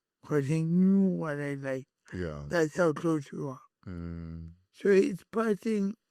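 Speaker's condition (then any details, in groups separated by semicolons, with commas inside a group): Cerebral palsy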